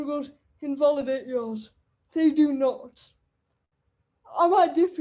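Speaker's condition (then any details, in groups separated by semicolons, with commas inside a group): Cerebral palsy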